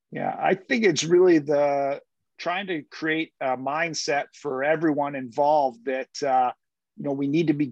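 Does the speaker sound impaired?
No.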